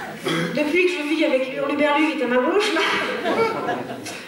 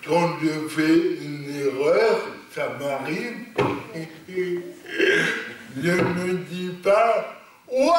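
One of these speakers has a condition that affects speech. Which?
The second: cerebral palsy; lifelong, non-progressive; stable.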